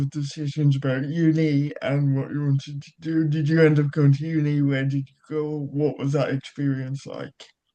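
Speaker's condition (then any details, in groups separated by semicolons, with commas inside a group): Cerebral palsy; childhood surgery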